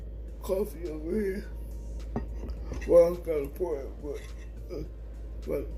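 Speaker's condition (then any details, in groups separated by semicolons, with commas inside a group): Cerebral palsy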